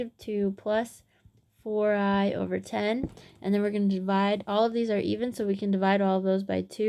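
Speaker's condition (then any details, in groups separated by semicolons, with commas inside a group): No condition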